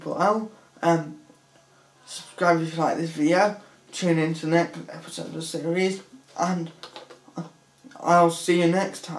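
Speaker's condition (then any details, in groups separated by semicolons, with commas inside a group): Cerebral palsy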